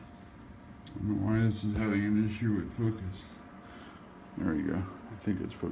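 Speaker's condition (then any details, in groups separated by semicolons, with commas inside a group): Cerebral palsy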